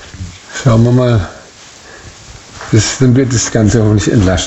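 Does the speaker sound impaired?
Yes: Parkinson's disease; first symptoms around age 40, arm not swinging while walking, physiotherapy unhelpful, diagnosed by medication response; 15 years since diagnosis, 20 since first symptom, symptom-suppressing medication, near-falls daily, needs care.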